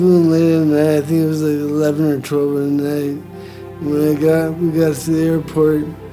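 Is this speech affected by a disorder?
Yes: brain injury; effects began around age 50.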